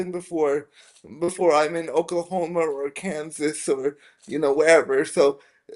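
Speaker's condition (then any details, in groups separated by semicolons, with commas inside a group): Spastic quadriplegic cerebral palsy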